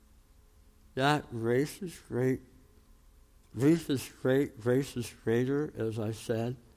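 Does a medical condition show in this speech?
Yes: tongue cancer, jaw reconstruction, osteonecrosis of jaw after radiation; radiation-treated tongue cancer.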